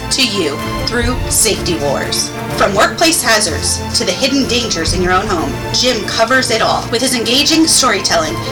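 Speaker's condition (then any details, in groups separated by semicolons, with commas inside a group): No condition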